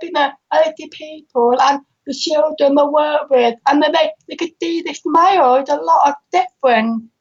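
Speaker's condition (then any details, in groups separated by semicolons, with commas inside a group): Deafness with cochlear implant; cochlear implant for about 10 years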